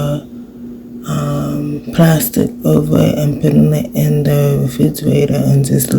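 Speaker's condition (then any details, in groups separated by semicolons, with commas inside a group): Cerebral palsy; from birth, left leg affected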